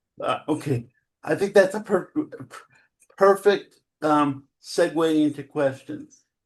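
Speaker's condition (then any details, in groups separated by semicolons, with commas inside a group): Cerebral palsy; spastic type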